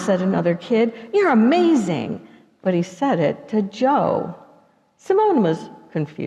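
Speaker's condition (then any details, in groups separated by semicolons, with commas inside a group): No condition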